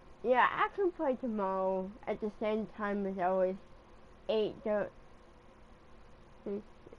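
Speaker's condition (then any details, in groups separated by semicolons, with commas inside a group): Cerebral palsy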